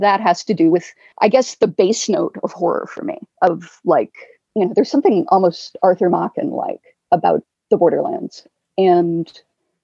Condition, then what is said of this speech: No condition.